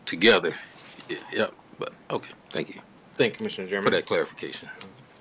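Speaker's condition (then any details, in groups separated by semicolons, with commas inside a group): No condition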